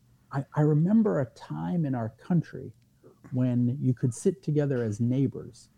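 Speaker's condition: No condition

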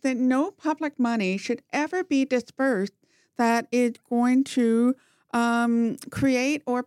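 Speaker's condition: Profound hearing loss, congenital, bilateral; congenital profound hearing loss both ears

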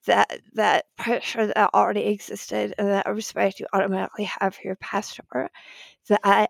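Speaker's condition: Spasmodic dysphonia; diagnosed after praying for normal voice, repeated Botox injections silenced voice

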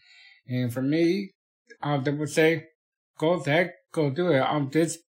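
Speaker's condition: Down syndrome

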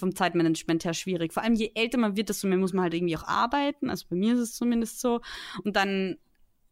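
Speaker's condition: No condition

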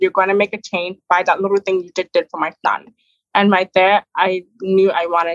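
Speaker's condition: Deafness, hard of hearing

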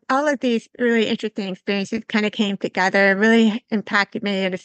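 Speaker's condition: Severe to profound hearing loss; digital hearing aids

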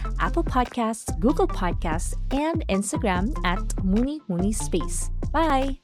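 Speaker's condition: No condition

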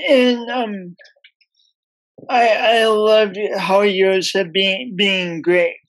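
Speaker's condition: Speech impediment from birth; oxygen loss at birth

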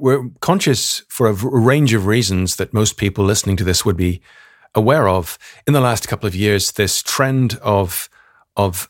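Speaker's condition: No condition

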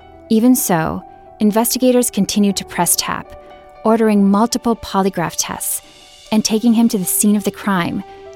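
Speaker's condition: No condition

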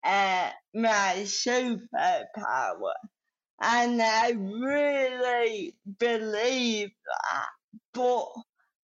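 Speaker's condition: Cerebral palsy; no wheelchair use

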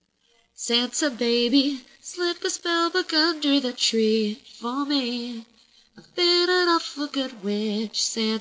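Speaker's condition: No condition

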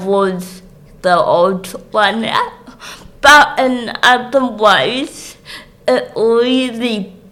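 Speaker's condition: Cerebral palsy; speech obviously affected

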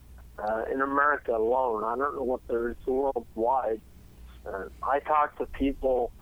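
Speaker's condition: Cerebellar ataxia; cause unknown

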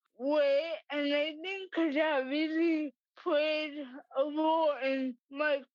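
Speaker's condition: Cerebral palsy; slow typing

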